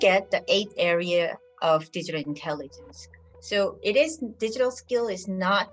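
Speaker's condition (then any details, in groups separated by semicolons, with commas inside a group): No condition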